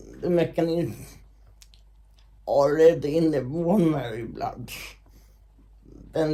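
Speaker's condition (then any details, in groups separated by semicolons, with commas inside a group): Secondary intracranial hypertension; progressive, long misdiagnosed as cerebral palsy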